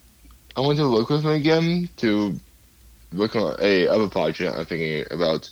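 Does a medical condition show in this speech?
Yes: cerebral palsy; cerebral palsy from birth, lifelong, affects speech and physical abilities; adult, past speech therapy, rock band video game from mother used alongside; hard for others to understand at first.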